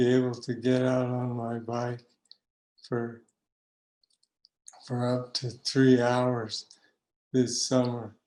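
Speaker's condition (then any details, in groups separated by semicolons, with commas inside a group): Parkinson's disease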